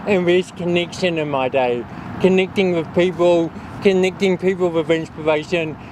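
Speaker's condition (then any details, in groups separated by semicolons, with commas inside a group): Cerebral palsy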